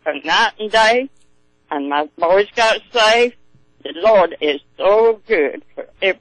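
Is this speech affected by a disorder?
Yes: stroke; stroke 13 years ago in West Virginia, severe at onset, given up to die, recognized no one for 3 days; later tests reportedly normal, still drives, sometimes feels bad; asks listeners to bear with speech because of stroke.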